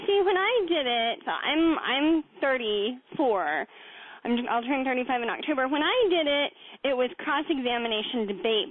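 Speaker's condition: Cleft palate; congenital cleft palate, about 7 years of speech therapy

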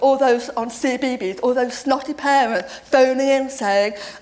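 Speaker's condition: Deafness; deaf since age seven

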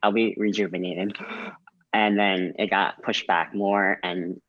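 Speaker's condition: Cleft lip and palate

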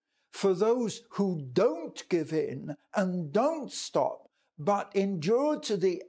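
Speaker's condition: No condition

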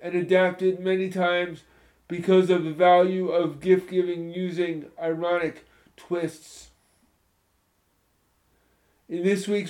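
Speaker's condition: Spastic cerebral palsy, moderate

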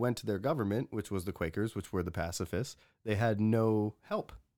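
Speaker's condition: No condition

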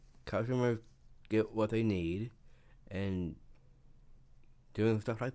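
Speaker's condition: Down syndrome; extra chromosome

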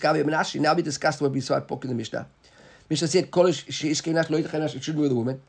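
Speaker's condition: No condition

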